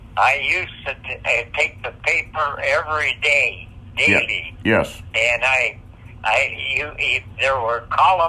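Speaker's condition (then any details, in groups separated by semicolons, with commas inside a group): Parkinson's disease; on medication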